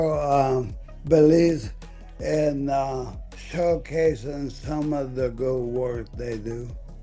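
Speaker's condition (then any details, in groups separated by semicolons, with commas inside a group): ALS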